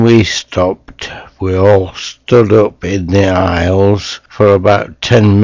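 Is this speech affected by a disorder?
Yes: motor neuron disease.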